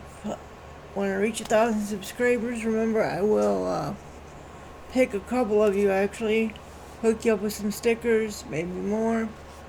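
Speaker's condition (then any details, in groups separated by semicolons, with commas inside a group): Cerebral palsy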